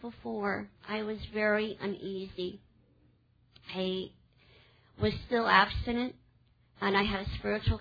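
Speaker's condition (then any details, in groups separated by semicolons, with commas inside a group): Cleft palate; congenital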